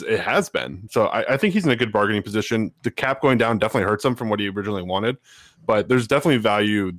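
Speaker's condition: No condition

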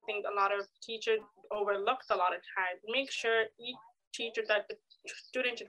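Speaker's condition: Deafness; age 24

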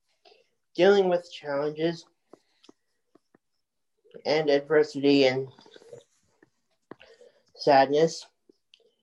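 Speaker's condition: Cerebral palsy; multiple surgeries since infancy

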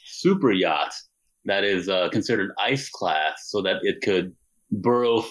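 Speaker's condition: No condition

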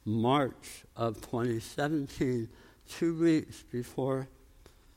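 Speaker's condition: Tongue cancer, jaw reconstruction; radiation-treated tongue cancer, jaw osteoradionecrosis, jaw transplant in Miami, mandible bone graft, titanium implants; about 13 years since tongue cancer, healing after implant surgery, permanent teeth not yet affixed

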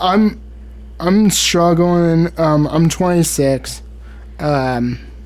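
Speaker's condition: Cerebral palsy, spastic

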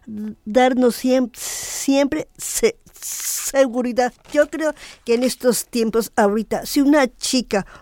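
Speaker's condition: Down syndrome; adult woman

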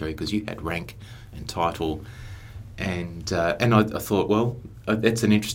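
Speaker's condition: No condition

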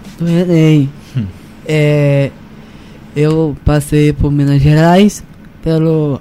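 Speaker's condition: Down syndrome; 18 years old, turning 19

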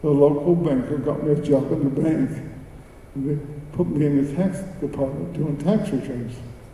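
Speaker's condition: Cerebral palsy; speech

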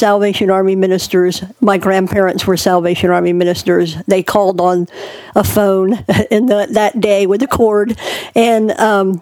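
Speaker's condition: Cleft palate; born two months premature

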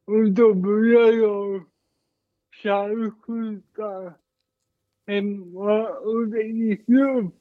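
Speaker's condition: Cerebral palsy, mild

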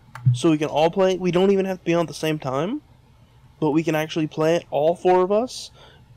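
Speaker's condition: No condition

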